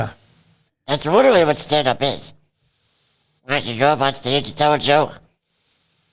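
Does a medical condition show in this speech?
Yes: cerebral palsy; present from birth.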